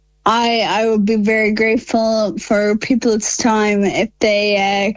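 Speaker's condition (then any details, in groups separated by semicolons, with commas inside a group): Friedreich's ataxia; progressive condition, skyclaris only approved drug, can slow it, not funded by HSE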